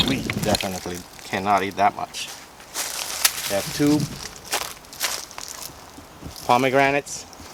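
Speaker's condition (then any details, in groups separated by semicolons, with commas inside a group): No condition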